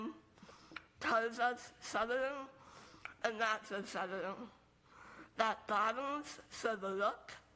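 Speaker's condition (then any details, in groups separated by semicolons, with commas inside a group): Moebius syndrome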